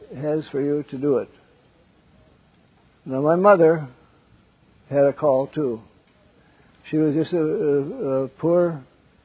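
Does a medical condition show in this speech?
Yes: Parkinson's; takes cold shower instead of lying awake.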